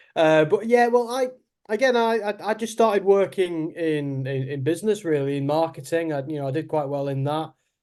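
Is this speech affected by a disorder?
No.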